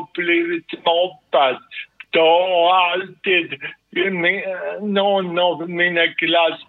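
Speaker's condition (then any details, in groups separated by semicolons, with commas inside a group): Cerebral palsy; sudden involuntary jerks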